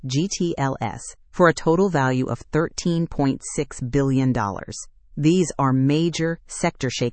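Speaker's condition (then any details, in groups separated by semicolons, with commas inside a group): No condition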